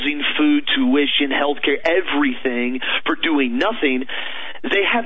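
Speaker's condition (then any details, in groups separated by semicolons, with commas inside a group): No condition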